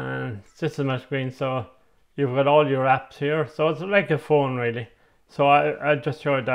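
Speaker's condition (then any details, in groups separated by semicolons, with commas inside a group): MND; onset right side; slow progression, walking two years post-diagnosis, voice-activated bed; communication devices assessed, types replies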